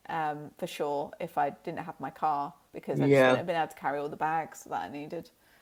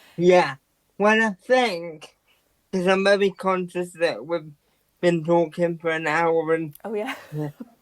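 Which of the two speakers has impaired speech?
The second: quadriplegic cerebral palsy; quadriplegic, full-time powerchair user; diagnosed in infancy.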